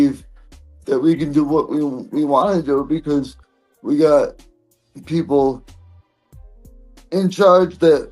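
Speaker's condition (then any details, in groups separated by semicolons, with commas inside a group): Cerebral palsy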